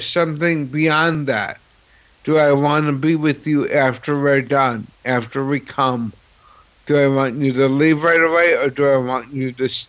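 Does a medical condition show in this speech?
Yes: cerebral palsy; others sometimes ask why speech sounds funny or different, host hears New York accent, no typical CP voice.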